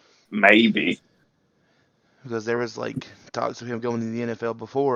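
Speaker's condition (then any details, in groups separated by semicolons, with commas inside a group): No condition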